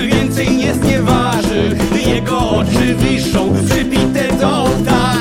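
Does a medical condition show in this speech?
No.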